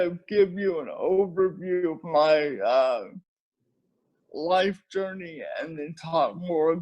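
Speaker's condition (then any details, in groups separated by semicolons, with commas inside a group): Cerebral palsy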